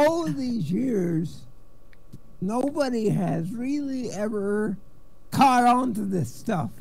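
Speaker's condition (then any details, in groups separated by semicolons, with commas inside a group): Cerebral palsy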